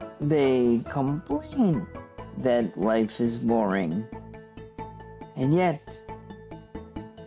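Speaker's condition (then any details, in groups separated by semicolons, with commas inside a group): Cerebral palsy; stiff muscles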